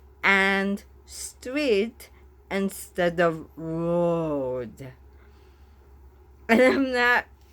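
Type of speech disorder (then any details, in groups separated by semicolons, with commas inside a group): Bulbar dysarthria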